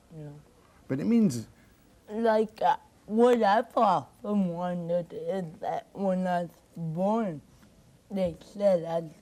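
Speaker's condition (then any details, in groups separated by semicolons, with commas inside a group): Cerebral palsy; speech improved over past year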